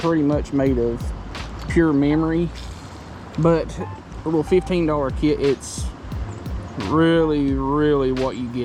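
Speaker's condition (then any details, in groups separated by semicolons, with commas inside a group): No condition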